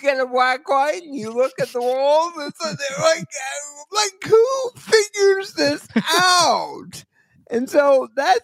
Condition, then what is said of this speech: Cerebral palsy. And I'm a guy with cerebral palsy, so my voice is always shot.